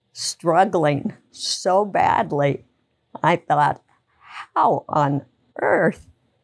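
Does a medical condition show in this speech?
Yes: ALS; rare incurable progressive neurodegenerative disease, diagnosed about 3 years ago, lost ability to walk, wheelchair user.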